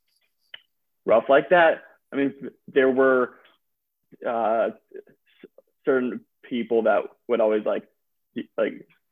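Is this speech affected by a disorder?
Yes: stuttering; stuttering since around age five, group therapy at school, private therapist in Birmingham, therapy five to 18; still stutters; here repeated sounds, prolonged sounds, blocks.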